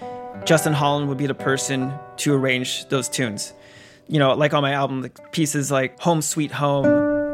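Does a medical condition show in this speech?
No.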